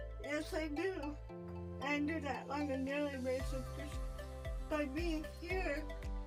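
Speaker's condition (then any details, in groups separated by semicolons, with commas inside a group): Spastic quadriplegic cerebral palsy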